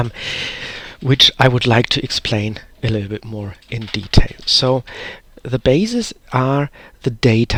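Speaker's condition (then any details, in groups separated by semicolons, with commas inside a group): No condition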